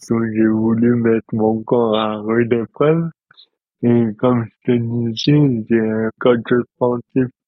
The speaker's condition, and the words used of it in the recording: Dystonia. Donc la dystonie, c'est une maladie neurologique qui impacte les troubles pour moi, qui peut faire des troubles de l'élocution et de la motricité fine.